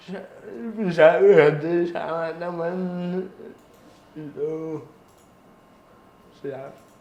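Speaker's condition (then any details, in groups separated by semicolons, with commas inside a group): Cerebral palsy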